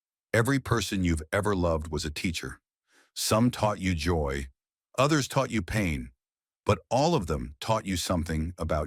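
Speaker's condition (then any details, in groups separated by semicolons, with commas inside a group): No condition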